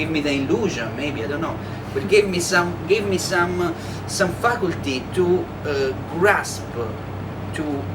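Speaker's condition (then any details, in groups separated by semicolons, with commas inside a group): No condition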